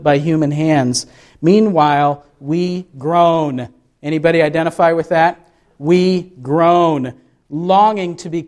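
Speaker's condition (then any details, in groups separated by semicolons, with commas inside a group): No condition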